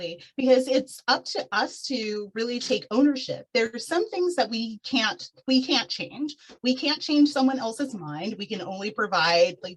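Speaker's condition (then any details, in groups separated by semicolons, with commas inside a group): No condition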